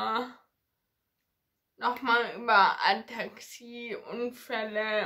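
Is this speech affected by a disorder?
Yes: ataxia; ataxia affecting hands and fingers.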